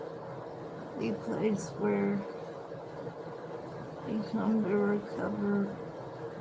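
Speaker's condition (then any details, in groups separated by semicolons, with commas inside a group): Cerebral palsy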